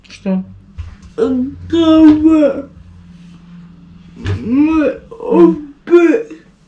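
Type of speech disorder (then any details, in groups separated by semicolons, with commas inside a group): Pseudobulbar dysarthria; cerebral palsy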